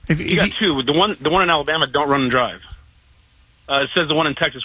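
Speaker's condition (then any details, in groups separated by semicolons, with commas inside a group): No condition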